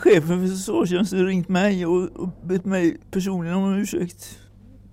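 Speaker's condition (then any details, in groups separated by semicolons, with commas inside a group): Atypical Parkinson's; very rare severe form, began with finger tremors, sudden freezing of hand movement, walks with crutches; bad days: needs help with medication, dressing, toileting, goes stiff, sometimes cannot rise from bed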